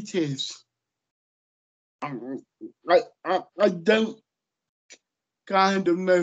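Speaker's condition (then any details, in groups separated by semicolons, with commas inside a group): Cerebral palsy; lifelong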